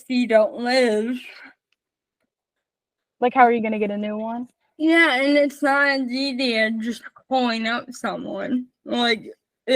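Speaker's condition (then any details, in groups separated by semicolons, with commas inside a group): Spastic cerebral palsy, mixed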